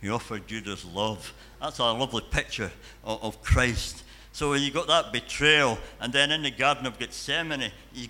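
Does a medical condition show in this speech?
Yes: cleft palate and cleft lip.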